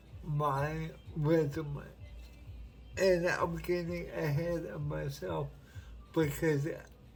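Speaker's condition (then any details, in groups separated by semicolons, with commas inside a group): Cerebral palsy; uses wheelchair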